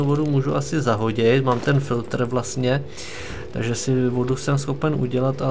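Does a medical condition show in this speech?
No.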